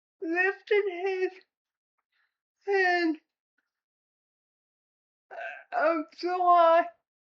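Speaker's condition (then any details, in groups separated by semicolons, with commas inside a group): Cerebral palsy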